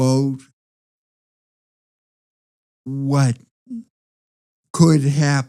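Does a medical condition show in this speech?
Yes: Parkinson's disease.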